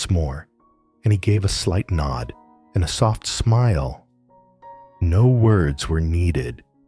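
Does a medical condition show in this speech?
No.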